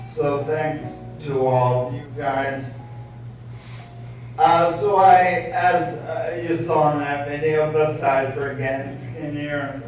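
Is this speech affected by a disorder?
Yes: ALS; voice sounds impaired.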